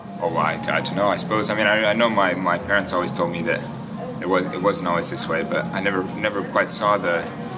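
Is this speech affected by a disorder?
No.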